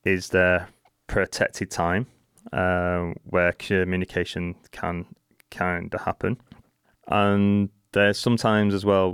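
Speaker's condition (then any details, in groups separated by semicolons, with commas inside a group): No condition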